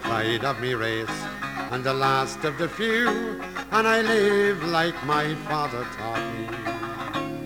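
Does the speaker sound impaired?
No.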